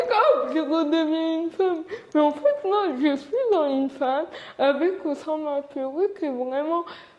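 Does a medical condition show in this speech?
Yes: cerebral palsy; from birth, uses wheelchair.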